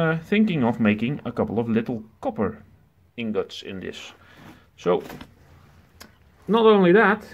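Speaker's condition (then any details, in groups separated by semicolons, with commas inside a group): No condition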